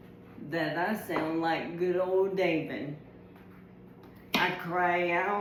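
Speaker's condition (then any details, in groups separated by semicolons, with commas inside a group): ALS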